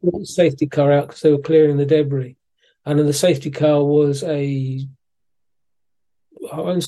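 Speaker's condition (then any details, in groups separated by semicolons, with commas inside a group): Parkinson's disease; suspected for a while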